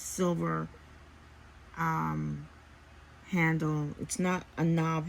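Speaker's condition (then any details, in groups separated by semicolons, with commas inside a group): No condition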